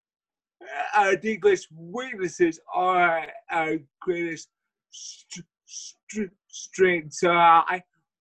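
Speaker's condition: Cerebral palsy; wheelchair user; speech impediment

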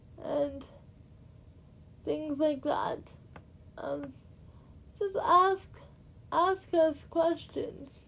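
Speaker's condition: Cerebral palsy; since birth, physical disability; trouble getting words out, speaking only two words at a time

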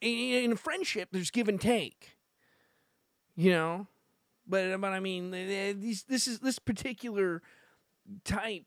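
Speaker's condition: No condition

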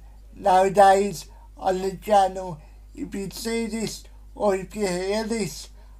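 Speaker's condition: Spastic quadriplegic cerebral palsy; worse when distracted by several things

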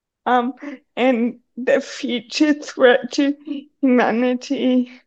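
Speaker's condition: Cerebral palsy; needs hand to hold on steep stairs

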